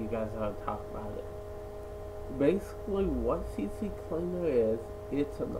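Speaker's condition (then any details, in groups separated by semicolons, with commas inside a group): Cerebral palsy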